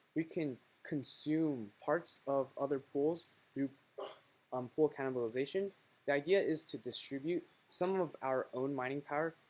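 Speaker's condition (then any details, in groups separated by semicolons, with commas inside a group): No condition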